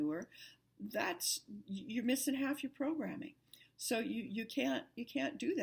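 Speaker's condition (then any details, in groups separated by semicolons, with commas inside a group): No condition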